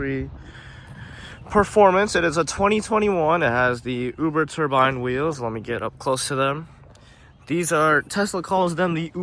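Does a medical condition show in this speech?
No.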